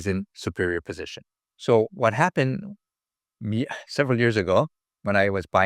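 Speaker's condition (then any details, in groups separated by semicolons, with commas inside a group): No condition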